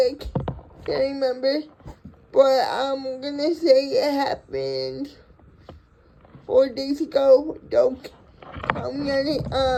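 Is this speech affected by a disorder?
Yes: cerebral palsy.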